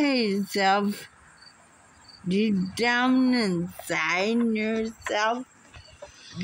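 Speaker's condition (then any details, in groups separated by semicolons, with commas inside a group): Muscular dystrophy; unable to walk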